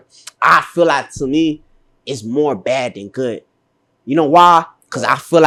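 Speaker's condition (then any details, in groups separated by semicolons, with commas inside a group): No condition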